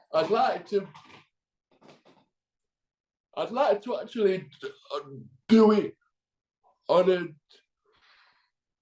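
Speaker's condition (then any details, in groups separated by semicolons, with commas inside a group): Cerebral palsy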